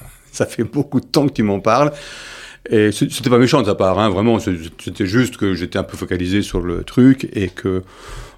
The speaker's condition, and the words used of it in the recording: Stuttering. Aujourd'hui, j'accepte de dire que je suis une personne qui bégaye, parce que je me sens toujours personne bègue, hein.